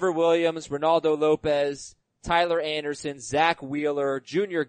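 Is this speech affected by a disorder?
No.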